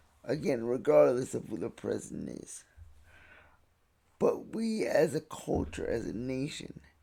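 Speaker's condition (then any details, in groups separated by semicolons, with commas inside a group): Cerebral palsy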